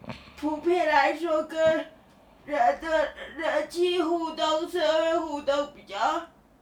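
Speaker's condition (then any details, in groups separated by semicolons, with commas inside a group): Cerebral palsy; rest of body not mobile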